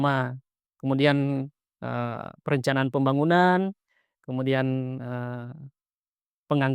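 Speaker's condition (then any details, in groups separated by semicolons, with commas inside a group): No condition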